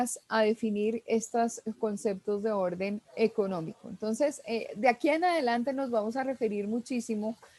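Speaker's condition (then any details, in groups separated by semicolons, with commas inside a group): No condition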